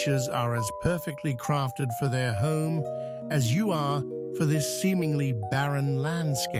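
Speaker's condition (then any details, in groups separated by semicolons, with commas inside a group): No condition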